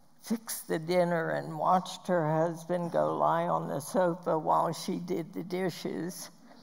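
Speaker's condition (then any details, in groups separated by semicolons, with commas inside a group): Spasmodic dysphonia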